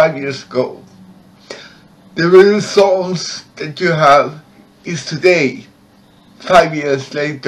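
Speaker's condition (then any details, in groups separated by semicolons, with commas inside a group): Cerebral palsy, severe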